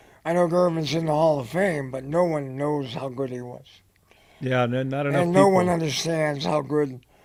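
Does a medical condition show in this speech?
Yes: head and neck cancer; dry throat, dry mouth.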